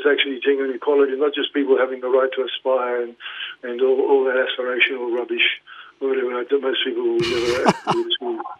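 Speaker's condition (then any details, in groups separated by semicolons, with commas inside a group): Parkinson's; diagnosed 2019, led to retirement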